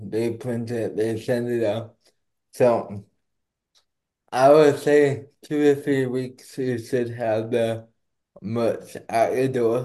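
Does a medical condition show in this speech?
Yes: cerebral palsy; not slurred, per host.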